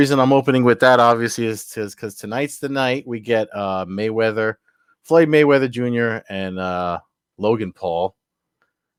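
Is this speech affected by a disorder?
No.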